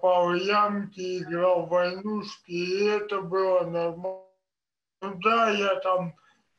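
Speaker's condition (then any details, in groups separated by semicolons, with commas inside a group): Cerebral palsy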